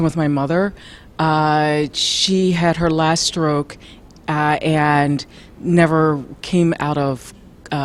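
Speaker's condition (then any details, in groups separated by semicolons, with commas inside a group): No condition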